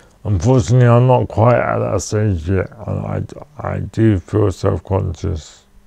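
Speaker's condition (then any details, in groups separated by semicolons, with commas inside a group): Cerebral palsy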